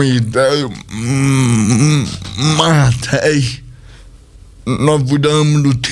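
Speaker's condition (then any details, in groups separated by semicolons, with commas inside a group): Cerebral palsy; speech not normal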